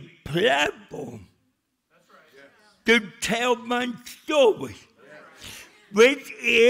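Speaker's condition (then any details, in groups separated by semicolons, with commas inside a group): Cerebral palsy; speech still affected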